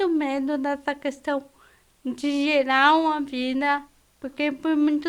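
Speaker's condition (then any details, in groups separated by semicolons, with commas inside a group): Cerebral palsy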